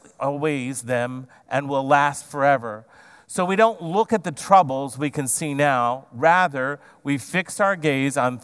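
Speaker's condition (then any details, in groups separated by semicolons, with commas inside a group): No condition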